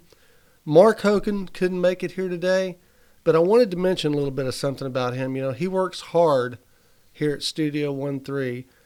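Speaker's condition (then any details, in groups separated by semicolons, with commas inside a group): No condition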